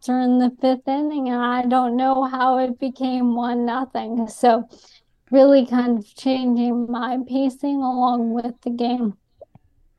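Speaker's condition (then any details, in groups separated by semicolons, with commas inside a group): ALS; symptom-directed treatments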